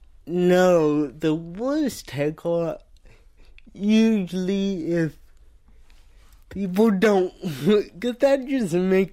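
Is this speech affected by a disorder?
Yes: cerebral palsy; says cannot do voices.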